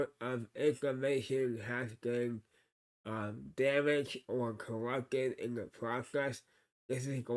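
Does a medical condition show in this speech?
Yes: cerebral palsy.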